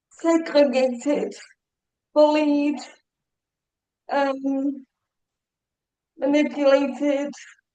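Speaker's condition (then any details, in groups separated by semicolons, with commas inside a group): Cerebral palsy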